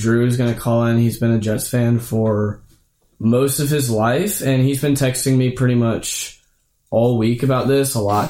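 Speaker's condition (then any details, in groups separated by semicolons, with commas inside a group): No condition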